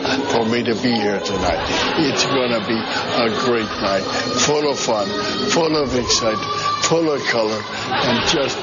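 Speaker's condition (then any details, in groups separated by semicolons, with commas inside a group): Stroke; stroke last year, left in bad shape; about one year since stroke, self-taught to walk and talk again; not perfect but improving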